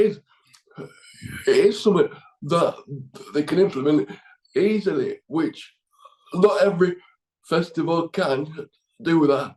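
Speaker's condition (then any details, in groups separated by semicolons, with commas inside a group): Cerebral palsy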